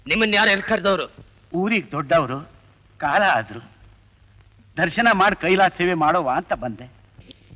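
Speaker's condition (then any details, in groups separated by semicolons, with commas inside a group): No condition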